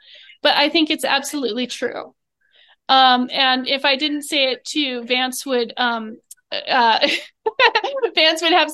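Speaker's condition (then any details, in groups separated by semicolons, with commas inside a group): No condition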